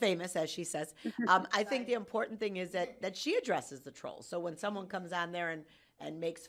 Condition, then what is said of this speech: None; typical speech.